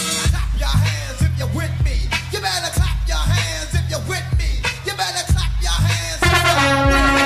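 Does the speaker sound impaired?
No.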